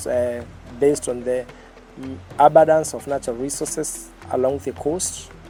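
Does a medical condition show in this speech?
No.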